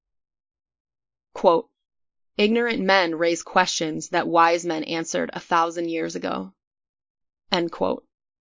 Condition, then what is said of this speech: No condition.